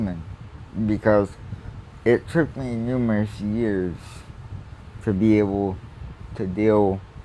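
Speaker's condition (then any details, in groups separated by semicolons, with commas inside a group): Cerebral palsy; adult, spasms, repositions in chair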